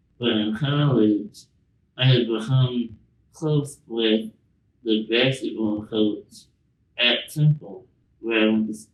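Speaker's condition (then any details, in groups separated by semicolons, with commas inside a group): Spinal muscular atrophy; since birth, genetic, progressive muscle weakness; two disease-modifying medications, stable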